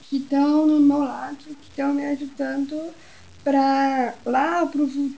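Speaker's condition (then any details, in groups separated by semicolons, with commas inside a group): Down syndrome; later gave full talk at Smart Cities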